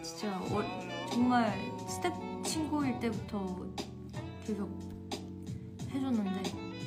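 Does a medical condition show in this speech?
No.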